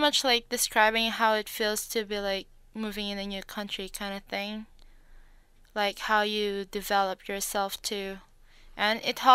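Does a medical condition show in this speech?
No.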